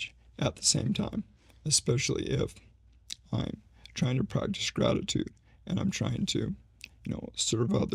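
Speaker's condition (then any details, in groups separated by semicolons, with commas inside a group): ALS; ALS, slowly progressing form; needs voice rest during conversation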